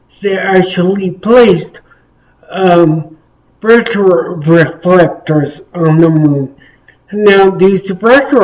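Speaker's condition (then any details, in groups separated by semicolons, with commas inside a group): Traumatic brain injury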